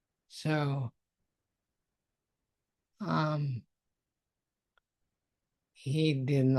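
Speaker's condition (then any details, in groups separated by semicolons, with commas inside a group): Multiple sclerosis; muscle relaxants, very tired; voice awkward, relaxants make voice harder to control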